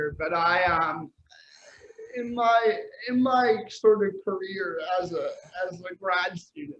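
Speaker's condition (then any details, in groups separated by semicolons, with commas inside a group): Cerebral palsy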